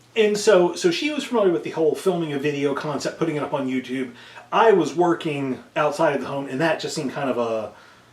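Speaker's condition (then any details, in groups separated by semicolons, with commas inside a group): No condition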